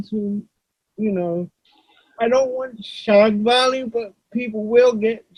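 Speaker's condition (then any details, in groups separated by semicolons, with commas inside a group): Cerebral palsy; erratic pitch, voice recognition often fails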